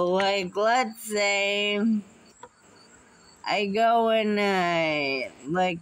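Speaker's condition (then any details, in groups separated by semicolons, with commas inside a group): Muscular dystrophy; unable to walk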